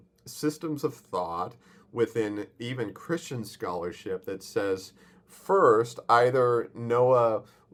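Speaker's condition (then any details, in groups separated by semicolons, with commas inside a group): No condition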